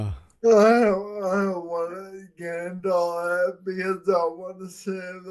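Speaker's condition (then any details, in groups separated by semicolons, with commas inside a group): Friedreich's ataxia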